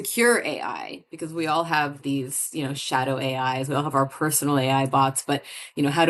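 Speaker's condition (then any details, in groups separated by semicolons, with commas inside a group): No condition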